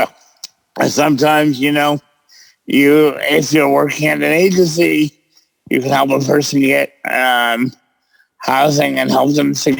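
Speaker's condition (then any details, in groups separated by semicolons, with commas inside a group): Cerebral palsy; present since birth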